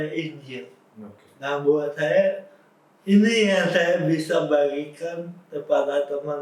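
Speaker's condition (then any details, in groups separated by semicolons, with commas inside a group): Cerebral palsy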